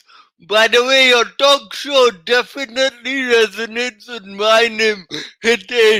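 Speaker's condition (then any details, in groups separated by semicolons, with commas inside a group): Cerebral palsy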